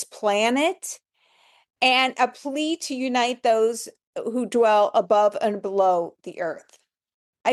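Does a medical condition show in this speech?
No.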